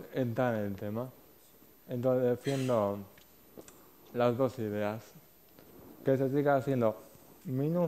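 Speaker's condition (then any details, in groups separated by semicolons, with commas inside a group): Cerebral palsy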